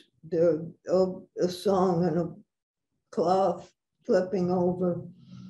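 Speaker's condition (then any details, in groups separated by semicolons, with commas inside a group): Parkinson's; about six years since onset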